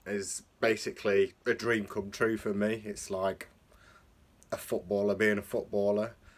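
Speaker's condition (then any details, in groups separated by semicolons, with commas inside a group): No condition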